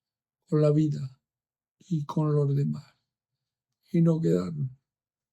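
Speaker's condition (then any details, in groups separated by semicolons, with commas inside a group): ALS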